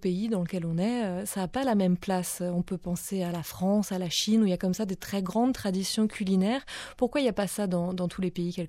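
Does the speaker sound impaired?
No.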